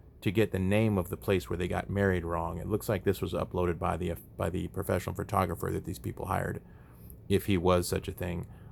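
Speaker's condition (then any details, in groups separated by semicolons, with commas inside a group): No condition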